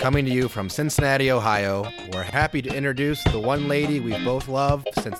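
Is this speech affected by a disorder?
No.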